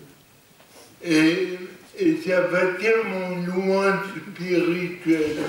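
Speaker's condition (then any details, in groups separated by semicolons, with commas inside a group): Cerebral palsy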